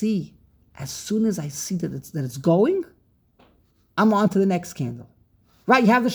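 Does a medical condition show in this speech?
No.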